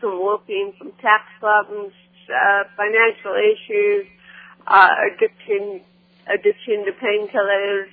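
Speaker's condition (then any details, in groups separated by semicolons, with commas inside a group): Cerebral palsy; from birth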